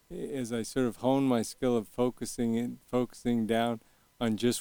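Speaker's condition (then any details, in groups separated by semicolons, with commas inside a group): Young onset Parkinson's disease; young onset at age 40, shaky, Medtronic deep brain stimulation device, two 3-inch brain probes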